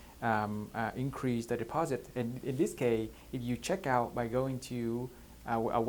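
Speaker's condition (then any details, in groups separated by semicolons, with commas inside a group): No condition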